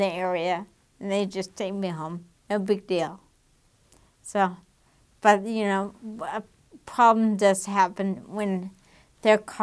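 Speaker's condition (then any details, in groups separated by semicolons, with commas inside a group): Damaged diaphragm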